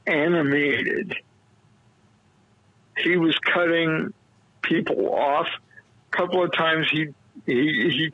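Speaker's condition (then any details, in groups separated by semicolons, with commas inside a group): Cerebral palsy; month in incubator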